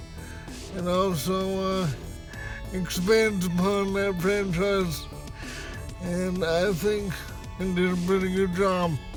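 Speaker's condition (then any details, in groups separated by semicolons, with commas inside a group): Cerebral palsy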